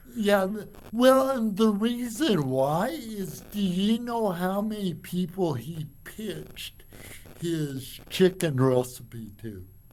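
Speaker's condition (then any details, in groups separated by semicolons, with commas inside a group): Cerebral palsy; from birth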